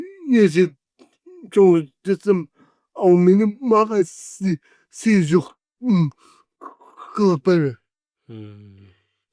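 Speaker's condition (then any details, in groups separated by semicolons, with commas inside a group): Cerebral palsy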